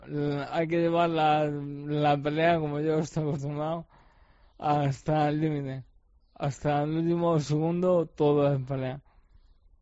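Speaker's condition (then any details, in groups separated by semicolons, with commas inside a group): ALS; facial and mouth muscles affected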